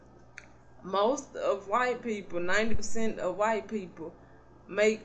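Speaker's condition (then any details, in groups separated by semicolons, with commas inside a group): Cerebral palsy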